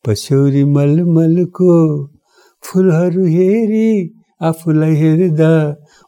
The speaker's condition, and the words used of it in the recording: Parkinson's disease. मलाई ड्राई हुन्छ मुख यसो पार्किन्सन सबैजना डिस्टर्ब गऱ्यो